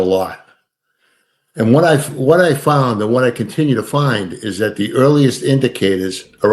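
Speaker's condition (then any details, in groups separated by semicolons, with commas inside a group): No condition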